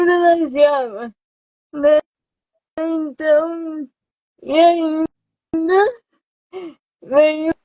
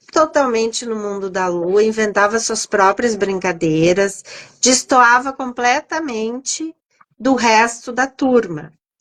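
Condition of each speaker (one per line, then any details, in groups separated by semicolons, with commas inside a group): Cerebral palsy
No condition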